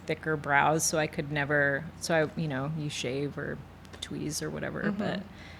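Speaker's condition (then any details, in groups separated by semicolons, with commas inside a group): No condition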